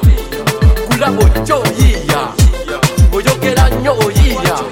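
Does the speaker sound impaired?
No.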